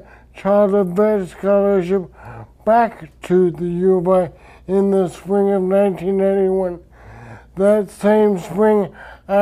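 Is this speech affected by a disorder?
Yes: traumatic brain injury; severe head injury, coma; speech affected.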